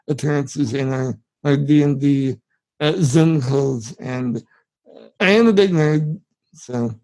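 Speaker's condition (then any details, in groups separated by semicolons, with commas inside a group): Spinal muscular atrophy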